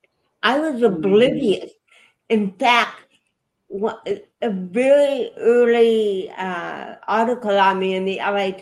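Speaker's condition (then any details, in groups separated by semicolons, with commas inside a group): Cerebral palsy; affects body movements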